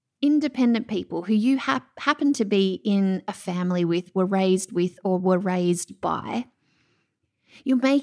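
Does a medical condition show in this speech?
No.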